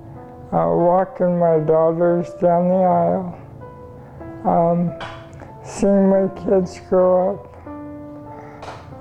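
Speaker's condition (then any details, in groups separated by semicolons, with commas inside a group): ALS; gradual loss of ability to feed, dress and bathe self; cannot feed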